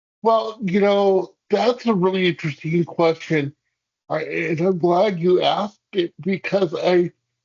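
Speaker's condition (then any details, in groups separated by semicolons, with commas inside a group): Cerebral palsy; hamstring releases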